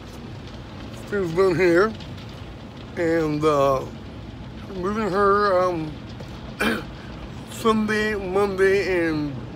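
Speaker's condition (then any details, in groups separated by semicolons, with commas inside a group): Dystonia; very bad day, frequent bad days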